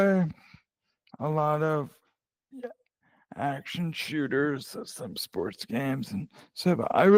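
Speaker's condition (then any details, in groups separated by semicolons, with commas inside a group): Cerebral palsy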